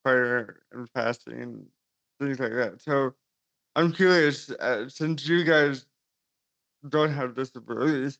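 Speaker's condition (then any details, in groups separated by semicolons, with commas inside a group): Cerebral palsy; since birth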